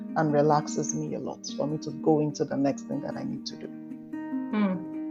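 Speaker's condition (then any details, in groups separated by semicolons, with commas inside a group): No condition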